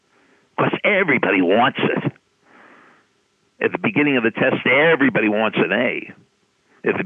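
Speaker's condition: No condition

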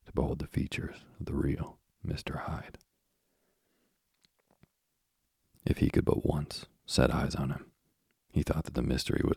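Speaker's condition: No condition

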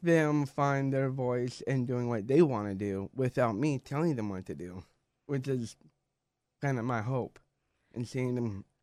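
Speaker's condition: Down syndrome

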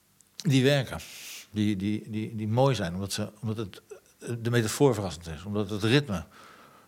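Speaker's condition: Parkinson's disease; emotional tearfulness partly from disease

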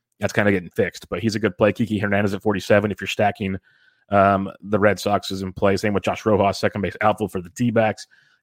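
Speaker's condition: No condition

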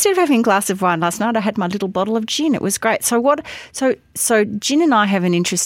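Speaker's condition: No condition

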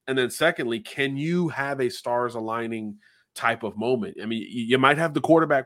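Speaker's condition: No condition

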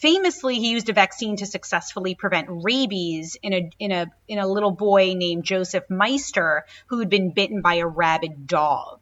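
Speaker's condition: No condition

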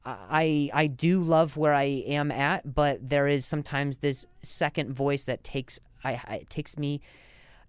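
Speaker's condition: Stutter; years of speech therapy with teacher Naomi including during quarantine, TMJ; ongoing speech therapy with Naomi linking emotions and speech; known words sometimes not coming out, worse under pressure or attention, shoulder and jaw tension; repeated words, prolonged sounds

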